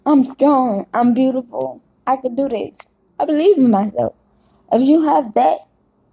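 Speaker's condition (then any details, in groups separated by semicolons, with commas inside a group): Cerebral palsy; caused by birth stroke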